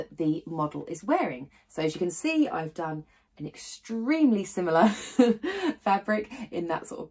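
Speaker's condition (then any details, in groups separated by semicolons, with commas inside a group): No condition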